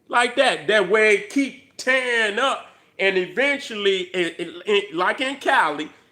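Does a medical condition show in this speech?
No.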